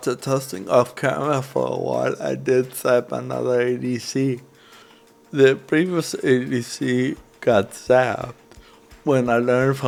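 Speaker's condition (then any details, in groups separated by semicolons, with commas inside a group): Cerebral palsy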